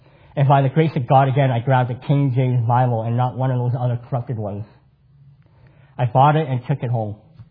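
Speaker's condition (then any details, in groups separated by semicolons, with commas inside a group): Cleft palate; congenital cleft palate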